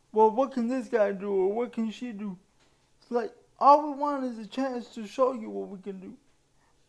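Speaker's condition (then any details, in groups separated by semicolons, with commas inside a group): Cerebral palsy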